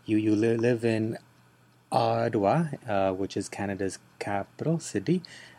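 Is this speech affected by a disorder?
No.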